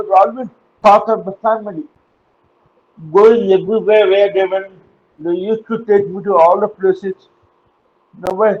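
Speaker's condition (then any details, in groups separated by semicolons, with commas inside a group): Cerebral palsy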